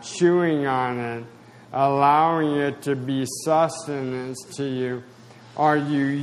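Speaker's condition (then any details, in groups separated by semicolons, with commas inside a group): Spasticity, mild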